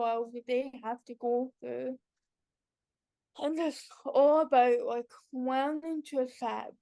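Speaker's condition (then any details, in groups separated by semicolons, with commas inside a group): Cerebral palsy; birth trauma, eight weeks in infant ICU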